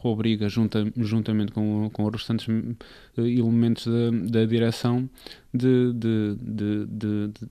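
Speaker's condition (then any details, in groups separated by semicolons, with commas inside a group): Stuttering; copes by accepting the stutter and focusing on content when speaking publicly; stutters throughout interview, stutter not treated as a limitation in public speaking; frequent whole-word and part-word repetitions, fillers like uh, hum, self-corrections; repeated words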